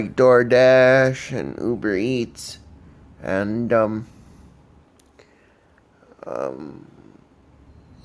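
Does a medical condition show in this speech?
Yes: cerebral palsy.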